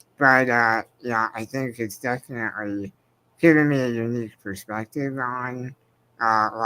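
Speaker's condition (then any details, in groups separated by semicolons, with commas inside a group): Spinal muscular atrophy; progressive, wheelchair; declining function, robotic exoskeleton therapy, uses voice control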